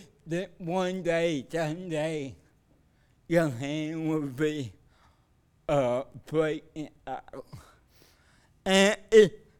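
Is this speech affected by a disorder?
Yes: cerebral palsy.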